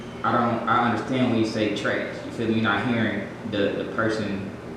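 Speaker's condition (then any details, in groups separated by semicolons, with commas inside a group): No condition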